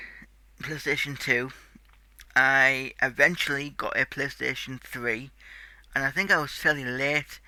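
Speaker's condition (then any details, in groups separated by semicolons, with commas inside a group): Cerebral palsy; tight muscles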